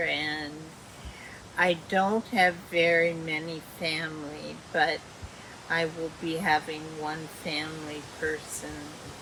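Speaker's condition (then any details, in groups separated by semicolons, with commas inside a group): Dysarthria; speech worsening, still communicates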